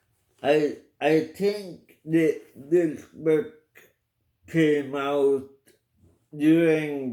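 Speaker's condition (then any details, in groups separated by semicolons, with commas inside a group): Cerebral palsy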